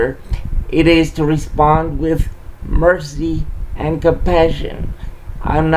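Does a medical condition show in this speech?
Yes: cerebral palsy.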